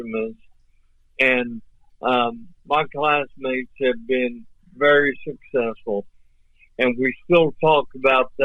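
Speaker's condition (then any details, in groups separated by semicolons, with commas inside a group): ALS; voice off but clear and understandable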